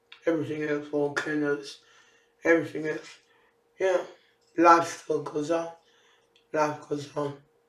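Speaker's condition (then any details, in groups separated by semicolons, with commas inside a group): Facial palsy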